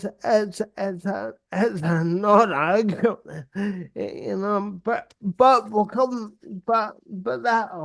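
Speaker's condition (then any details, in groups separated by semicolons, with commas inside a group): Cerebral palsy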